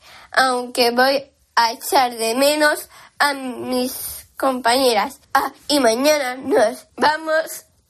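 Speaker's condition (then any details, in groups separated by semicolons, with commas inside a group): Down syndrome; 13-year-old girl; 13 years old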